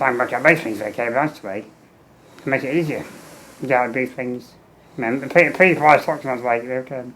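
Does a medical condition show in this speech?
Yes: muscular dystrophy; ventilator via tracheostomy for 15 years, low lung capacity.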